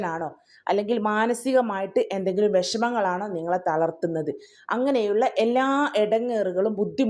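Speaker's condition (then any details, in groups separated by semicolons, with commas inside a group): No condition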